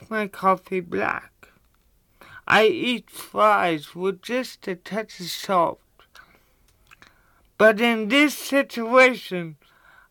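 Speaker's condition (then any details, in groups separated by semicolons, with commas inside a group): Cerebral palsy; limited coordination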